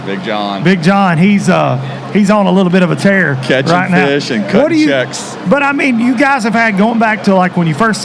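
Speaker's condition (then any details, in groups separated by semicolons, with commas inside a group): No condition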